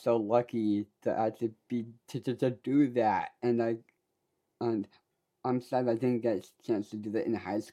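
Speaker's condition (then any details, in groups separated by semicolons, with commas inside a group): Down syndrome; able to express self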